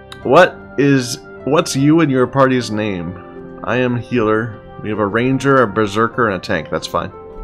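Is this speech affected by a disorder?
No.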